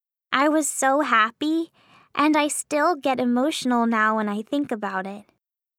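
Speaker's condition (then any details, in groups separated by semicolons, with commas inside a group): No condition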